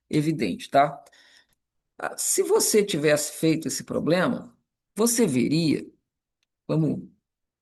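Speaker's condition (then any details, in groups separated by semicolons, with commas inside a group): No condition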